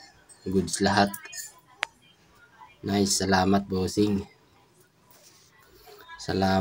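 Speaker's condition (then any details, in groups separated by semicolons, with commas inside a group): No condition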